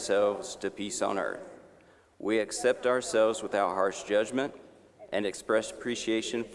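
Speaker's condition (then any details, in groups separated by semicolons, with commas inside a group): No condition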